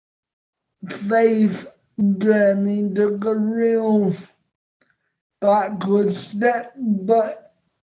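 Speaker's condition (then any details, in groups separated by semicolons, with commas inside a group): Cerebral palsy; spasms, on medication three times daily after food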